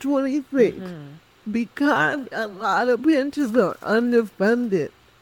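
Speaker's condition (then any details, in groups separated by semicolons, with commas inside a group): Cerebral palsy; speech affected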